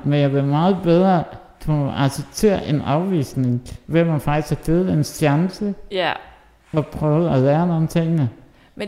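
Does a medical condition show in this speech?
Yes: muscular dystrophy (muskelsvind); hereditary.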